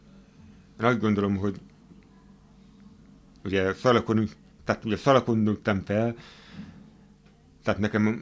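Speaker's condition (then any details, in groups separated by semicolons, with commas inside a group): Hearing impairment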